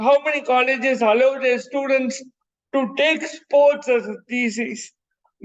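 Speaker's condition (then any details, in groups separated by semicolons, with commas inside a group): Cerebral palsy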